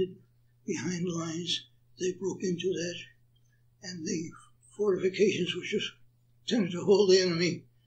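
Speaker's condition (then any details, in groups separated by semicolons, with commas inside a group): Parkinson's; attributed to Agent Orange exposure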